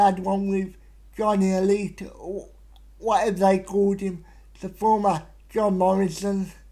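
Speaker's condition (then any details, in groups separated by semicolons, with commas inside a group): Cerebral palsy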